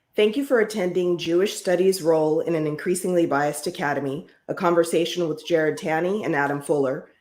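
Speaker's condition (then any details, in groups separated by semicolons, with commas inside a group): No condition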